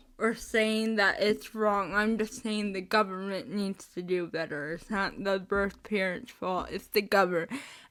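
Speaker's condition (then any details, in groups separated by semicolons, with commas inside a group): Spastic cerebral palsy, mixed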